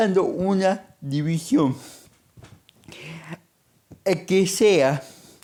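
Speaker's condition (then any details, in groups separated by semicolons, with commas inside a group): Cerebral palsy; monthly medication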